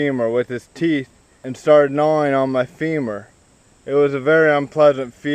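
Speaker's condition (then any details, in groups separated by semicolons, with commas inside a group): Cerebral palsy; spastic, affects walking and legs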